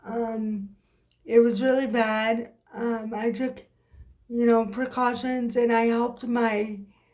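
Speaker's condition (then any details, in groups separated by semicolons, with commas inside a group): Cerebral palsy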